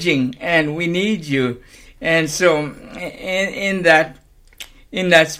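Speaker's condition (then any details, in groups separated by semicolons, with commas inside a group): Cerebral palsy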